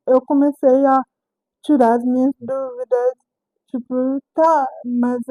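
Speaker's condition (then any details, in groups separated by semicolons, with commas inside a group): Cerebral palsy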